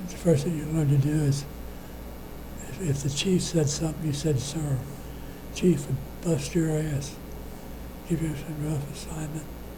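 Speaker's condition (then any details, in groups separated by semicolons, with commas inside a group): Parkinson's disease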